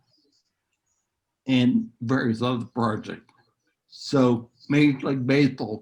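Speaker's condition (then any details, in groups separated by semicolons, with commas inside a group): Neurological disease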